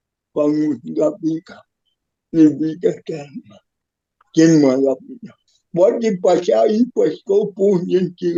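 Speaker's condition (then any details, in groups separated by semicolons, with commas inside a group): Cerebral palsy; physical disability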